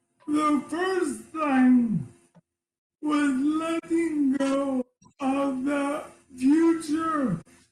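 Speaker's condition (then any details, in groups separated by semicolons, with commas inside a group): ALS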